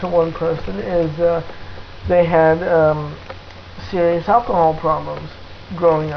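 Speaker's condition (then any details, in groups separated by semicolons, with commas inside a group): Cerebral palsy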